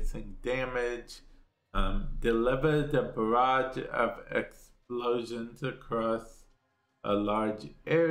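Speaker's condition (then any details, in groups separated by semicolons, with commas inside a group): Cerebral palsy; affects speech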